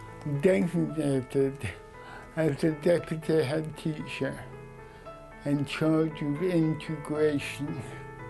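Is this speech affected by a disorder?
Yes: cerebral palsy; spastic type, walking predicted impossible in childhood.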